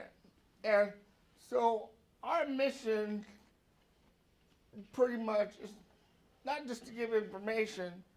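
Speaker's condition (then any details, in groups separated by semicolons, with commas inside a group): Cerebral palsy; brain cell damage at birth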